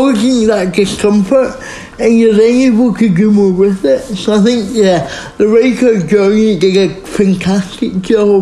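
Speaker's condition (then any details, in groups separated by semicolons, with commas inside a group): Speech impairment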